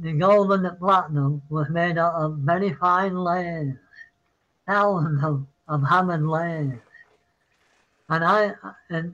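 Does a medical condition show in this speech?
Yes: Parkinson's; apologizes mid-sentence.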